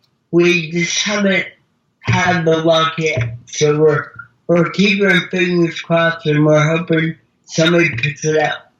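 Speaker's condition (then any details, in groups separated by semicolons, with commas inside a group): Cerebral palsy; mild speech impediment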